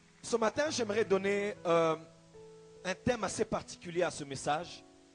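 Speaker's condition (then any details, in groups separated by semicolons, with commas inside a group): No condition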